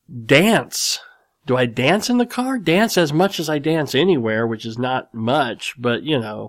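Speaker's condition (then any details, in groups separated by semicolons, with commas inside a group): Cleft lip and palate; nose still slightly crooked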